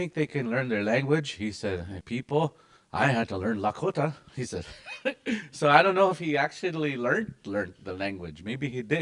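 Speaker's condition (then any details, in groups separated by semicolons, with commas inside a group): No condition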